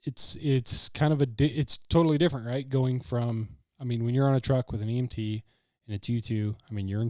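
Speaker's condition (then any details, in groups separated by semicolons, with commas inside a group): No condition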